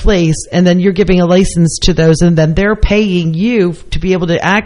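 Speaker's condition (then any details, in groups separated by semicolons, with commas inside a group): No condition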